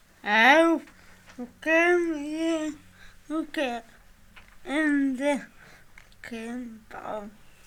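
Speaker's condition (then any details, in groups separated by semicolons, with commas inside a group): Cerebral palsy; from birth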